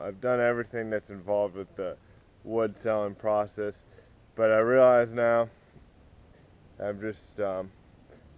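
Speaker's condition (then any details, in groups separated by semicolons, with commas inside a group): Cerebral palsy; spastic, affects walking and legs; physically demanding, back pain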